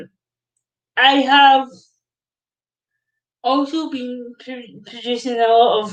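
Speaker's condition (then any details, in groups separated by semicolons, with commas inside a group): Cerebral palsy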